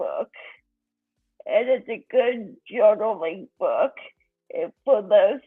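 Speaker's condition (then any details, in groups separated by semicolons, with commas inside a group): Cerebral palsy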